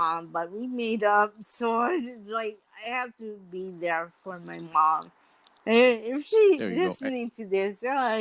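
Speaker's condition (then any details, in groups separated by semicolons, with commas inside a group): Mild cerebral palsy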